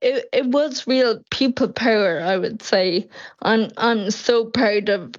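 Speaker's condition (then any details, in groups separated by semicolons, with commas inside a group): Friedreich's ataxia; progressive, diagnosed about 16 years ago, no treatment available at diagnosis; Skyclarys by Biogen just approved for HSE funding, slows progression by up to 55 percent; speech, swallow, hearing and eyesight affected over years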